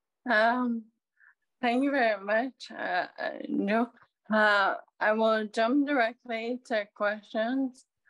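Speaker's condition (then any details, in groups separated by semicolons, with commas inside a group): Friedreich's ataxia; diagnosed 15 years ago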